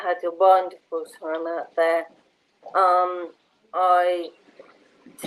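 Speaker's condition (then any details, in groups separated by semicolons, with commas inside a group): Motor neurone disease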